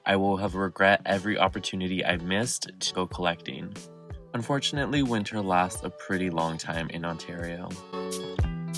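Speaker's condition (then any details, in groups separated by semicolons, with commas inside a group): No condition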